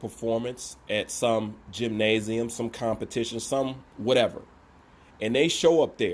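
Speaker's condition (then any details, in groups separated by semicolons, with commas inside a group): No condition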